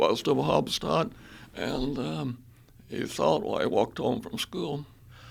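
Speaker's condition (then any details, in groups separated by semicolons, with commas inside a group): Spasmodic dysphonia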